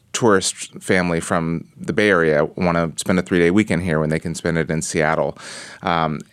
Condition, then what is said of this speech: No condition.